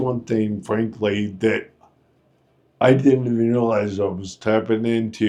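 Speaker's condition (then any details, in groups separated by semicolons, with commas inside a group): Friedreich's ataxia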